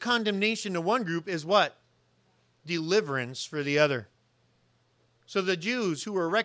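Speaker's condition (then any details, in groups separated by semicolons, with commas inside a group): No condition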